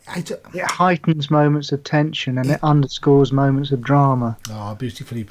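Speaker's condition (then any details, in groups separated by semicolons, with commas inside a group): No condition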